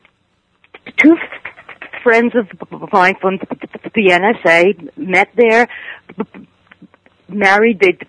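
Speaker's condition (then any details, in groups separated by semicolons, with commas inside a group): Stuttering; stuttering at ages 10 to 15; ongoing stuttering, attends NSA stuttering conferences; stays with stutter rather than changing words, speech tools mentally exhausting, hard to focus on message; repeated sounds, prolonged sounds, blocks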